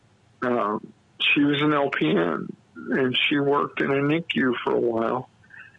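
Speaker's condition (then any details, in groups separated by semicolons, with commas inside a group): Cerebral palsy; premature low birth weight, month in incubator, diagnosed at 3 days, newborn chest compressed on inhaling, heels tapped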